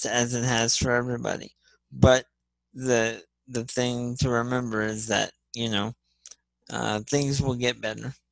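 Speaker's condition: Spastic cerebral palsy; physical and occupational therapy in childhood

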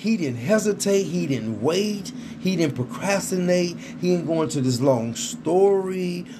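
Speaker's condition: No condition

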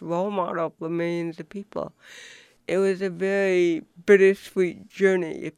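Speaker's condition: Cerebral palsy; spinal cord surgery C1 to C7

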